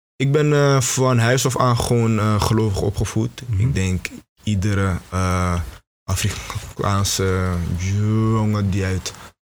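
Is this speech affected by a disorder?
Yes: stuttering; stuttering since age five, past logopedie (speech therapy), stopped therapy; fluctuating severity, ups and downs; stutters sometimes a lot, stutter not heard in rap track, fluent when rapping or singing; here prolonged sounds, blocks.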